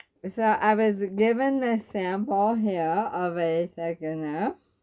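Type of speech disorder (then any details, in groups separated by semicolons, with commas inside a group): Bulbar dysarthria; bulbar onset ALS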